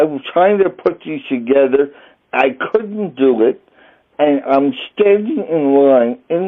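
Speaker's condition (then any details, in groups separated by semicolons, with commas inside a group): Traumatic brain injury; trach tube damaged voice box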